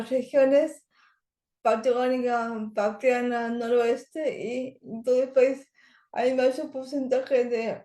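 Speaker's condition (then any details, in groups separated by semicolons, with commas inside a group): Cerebral palsy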